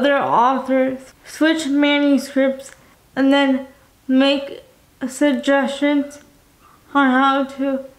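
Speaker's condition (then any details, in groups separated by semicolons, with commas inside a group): Cerebral palsy, spastic quadriplegic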